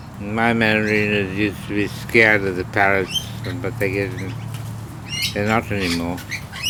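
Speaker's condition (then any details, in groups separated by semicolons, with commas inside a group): Parkinson's disease; hypersalivation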